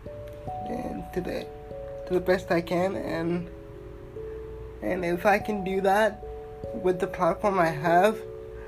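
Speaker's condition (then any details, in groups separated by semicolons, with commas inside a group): Cerebral palsy; unable to walk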